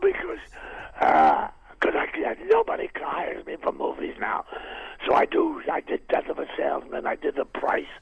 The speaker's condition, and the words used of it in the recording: Throat cancer. It does not hurt me to talk.